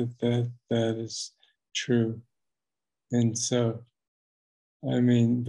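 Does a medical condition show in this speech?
Yes: Parkinson's disease; voice is a weak point.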